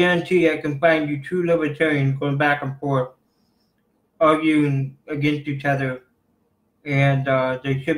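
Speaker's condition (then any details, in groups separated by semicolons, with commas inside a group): Cerebral palsy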